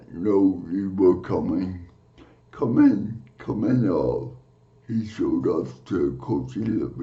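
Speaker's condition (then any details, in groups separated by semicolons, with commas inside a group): Cerebral palsy; from birth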